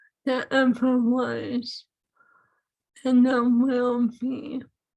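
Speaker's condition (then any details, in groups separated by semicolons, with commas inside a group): ALS; swallowing lost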